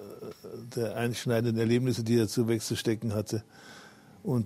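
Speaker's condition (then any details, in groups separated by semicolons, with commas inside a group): Parkinson's disease; not trembling during interview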